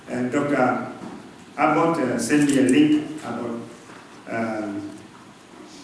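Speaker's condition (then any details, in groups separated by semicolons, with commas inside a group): No condition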